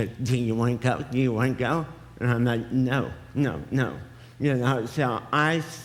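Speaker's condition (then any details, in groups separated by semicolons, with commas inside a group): Cerebral palsy; affects speech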